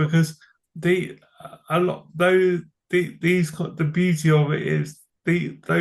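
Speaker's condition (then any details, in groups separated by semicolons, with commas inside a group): Cerebral palsy; from birth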